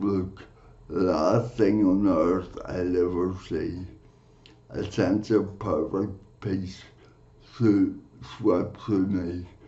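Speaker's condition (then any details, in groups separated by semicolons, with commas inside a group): Cerebral palsy; from birth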